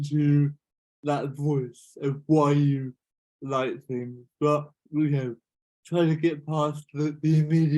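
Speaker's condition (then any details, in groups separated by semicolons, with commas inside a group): Cerebral palsy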